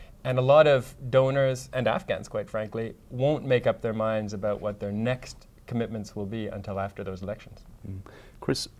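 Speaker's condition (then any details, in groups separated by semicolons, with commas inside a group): No condition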